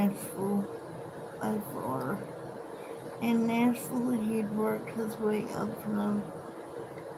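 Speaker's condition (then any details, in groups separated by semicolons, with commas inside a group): Cerebral palsy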